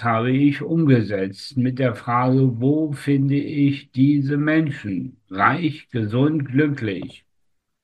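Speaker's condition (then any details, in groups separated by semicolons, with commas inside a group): Spastic tetraparesis; umbilical cord around neck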